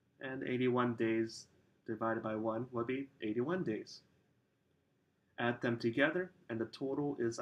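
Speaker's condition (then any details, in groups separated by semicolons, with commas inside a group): No condition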